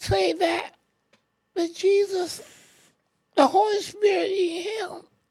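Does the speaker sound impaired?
Yes: ALS; shoulder subluxation with drooping arms, intubated once for high CO2, needs help with self-care; wheelchair, trach changed by ENT, Charleston VA ALS clinic quarterly with speech therapist, sometimes hard breathing.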